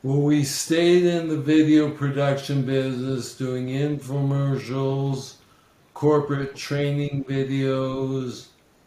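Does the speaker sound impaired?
Yes: ALS; slurred speech, losing voice, still heard loud and clear.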